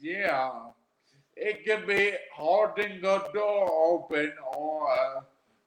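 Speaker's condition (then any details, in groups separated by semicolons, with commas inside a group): Aphasia after stroke; talks a little different, listeners must work to understand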